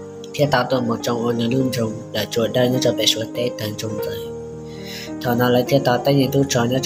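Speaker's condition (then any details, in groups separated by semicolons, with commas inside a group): No condition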